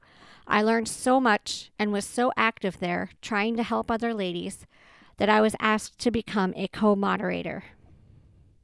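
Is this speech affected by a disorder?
Yes: cleft palate with Pierre Robin, Pierre Robin sequence, no cleft lip; childhood sound substitutions from open palate, speech therapy through 4th-5th grade, normal since surgery near twelve.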